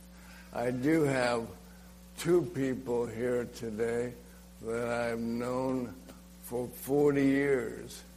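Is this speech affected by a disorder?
Yes: ALS; choking.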